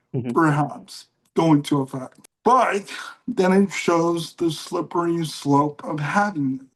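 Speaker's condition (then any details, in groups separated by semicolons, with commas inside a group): Cerebral palsy; mild case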